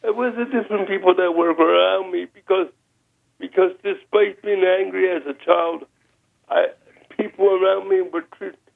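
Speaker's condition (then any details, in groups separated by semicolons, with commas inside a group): Spastic cerebral palsy; lifelong wheelchair use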